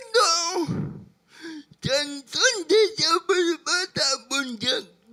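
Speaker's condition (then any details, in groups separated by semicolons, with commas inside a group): Brain lesion disability grade 1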